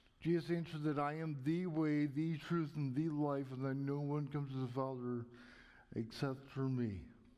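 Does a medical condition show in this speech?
Yes: cerebral palsy; may be hard to understand.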